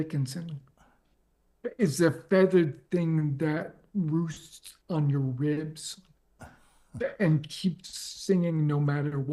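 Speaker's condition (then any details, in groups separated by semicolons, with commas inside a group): ALS; progressive, onset leg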